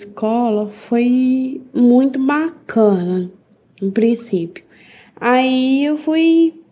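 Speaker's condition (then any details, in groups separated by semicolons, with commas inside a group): Down syndrome; diagnosed at birth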